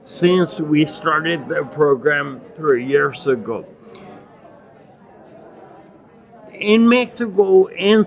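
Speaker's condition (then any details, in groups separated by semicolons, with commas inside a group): Acquired ataxia with dysarthria, acquired; Lance-Adams syndrome; daily poor balance and hand coordination, told no cure or medication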